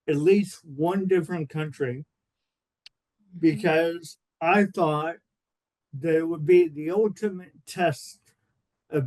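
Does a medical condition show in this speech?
Yes: cerebral palsy.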